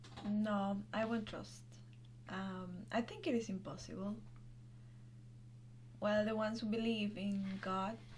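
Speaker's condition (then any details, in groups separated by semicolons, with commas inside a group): No condition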